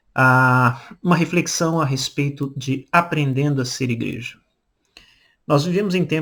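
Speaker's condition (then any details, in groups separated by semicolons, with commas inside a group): No condition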